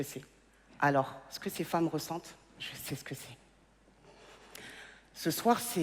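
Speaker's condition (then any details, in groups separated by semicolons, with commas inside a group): No condition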